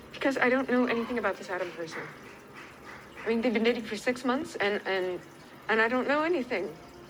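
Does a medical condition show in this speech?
No.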